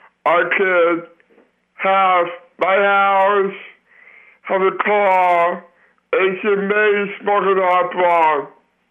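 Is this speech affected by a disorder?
Yes: Down syndrome; age 21, cognition reported improving dramatically day to day; public inspirational speaker, three to four speeches weekly.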